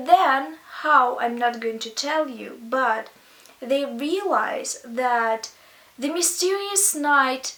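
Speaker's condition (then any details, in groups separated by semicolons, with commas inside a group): No condition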